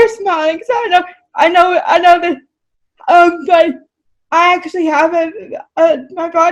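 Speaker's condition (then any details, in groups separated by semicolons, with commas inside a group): Cerebral palsy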